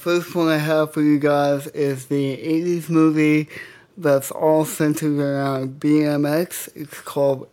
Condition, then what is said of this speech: Cerebral palsy. His speech, his eye, his foot, and his hand.